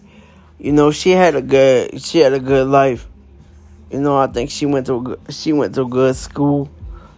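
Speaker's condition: Cerebral palsy; able to walk, able to talk

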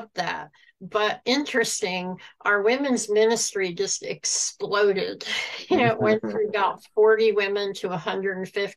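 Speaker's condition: Cleft palate, cleft lip and palate, no nose, severe; nearly lived in hospital until three

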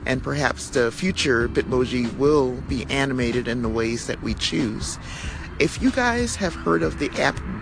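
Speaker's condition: No condition

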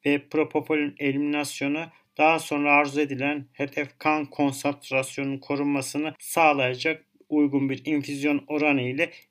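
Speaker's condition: No condition

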